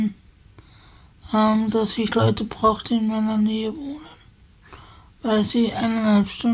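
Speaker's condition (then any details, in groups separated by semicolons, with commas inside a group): Spasticity from birth; multiple sclerosis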